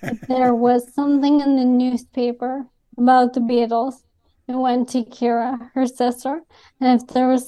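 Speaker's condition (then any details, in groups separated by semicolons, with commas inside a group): ALS; diagnosed within about past year, on the one approved ALS medication since diagnosis, symptom-directed treatments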